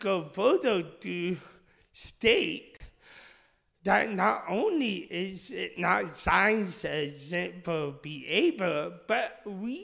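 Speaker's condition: Speech impediment; speech impediment since childhood

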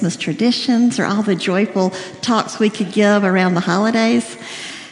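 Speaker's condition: Cleft lip and palate, severe

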